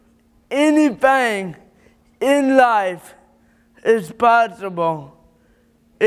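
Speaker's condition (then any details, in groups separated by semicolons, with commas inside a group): Cerebral palsy; caused by car accident and premature birth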